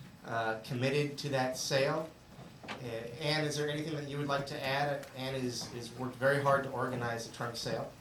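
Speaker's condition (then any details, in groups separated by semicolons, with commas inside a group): No condition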